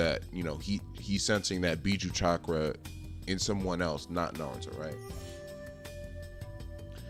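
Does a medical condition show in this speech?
No.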